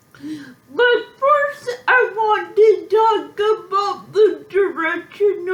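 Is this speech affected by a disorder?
Yes: physical speech impairment.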